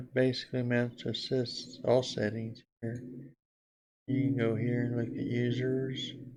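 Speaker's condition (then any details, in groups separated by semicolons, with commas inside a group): Parkinson's disease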